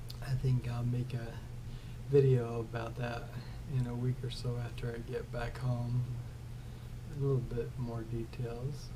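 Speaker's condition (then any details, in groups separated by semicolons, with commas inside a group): ALS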